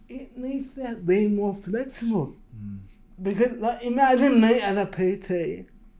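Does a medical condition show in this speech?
Yes: cerebral palsy.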